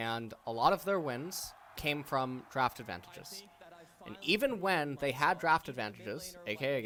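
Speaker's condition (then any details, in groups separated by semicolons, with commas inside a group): No condition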